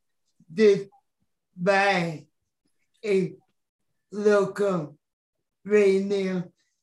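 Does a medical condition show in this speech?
Yes: cerebral palsy; uses X3 all-terrain wheelchair from ExtremeMotus.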